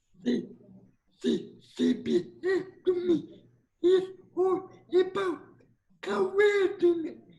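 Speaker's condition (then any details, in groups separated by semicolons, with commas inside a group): Cerebral palsy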